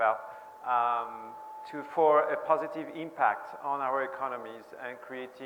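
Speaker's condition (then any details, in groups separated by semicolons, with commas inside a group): No condition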